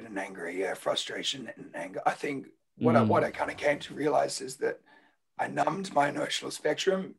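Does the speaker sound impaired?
Yes: laryngeal cancer; raspy voice led to diagnosis, voice still wrecked for a while, swallowing painful during radiotherapy.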